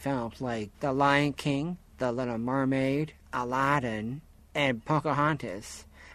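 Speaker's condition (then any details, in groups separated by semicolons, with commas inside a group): Down syndrome; disability since childhood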